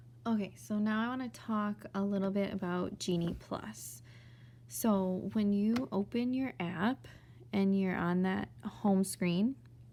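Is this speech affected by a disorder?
No.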